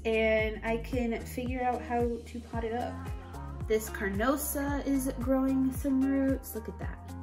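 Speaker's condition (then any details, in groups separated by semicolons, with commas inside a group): No condition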